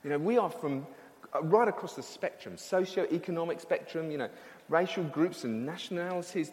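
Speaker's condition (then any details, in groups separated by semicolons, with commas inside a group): No condition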